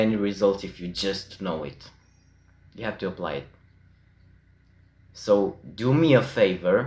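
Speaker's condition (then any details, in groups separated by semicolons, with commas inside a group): No condition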